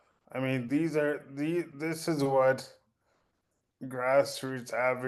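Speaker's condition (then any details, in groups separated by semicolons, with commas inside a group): Cerebral palsy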